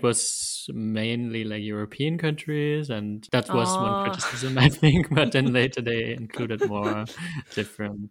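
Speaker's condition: No condition

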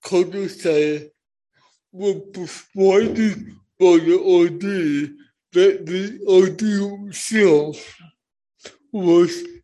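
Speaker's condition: Cerebral palsy; brain injury from birth asphyxia, born not breathing; speech impediment, first 5 minutes hardest to follow, listeners get used to it, transcript provided

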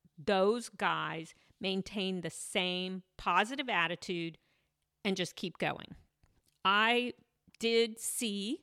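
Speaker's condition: No condition

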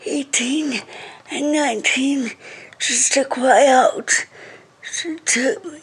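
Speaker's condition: Cerebral palsy; speech affected, reading very slow

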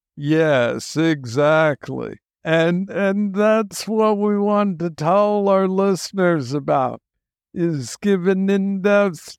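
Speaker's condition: Parkinson's disease, young onset

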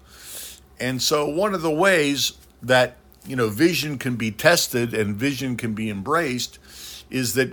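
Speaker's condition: No condition

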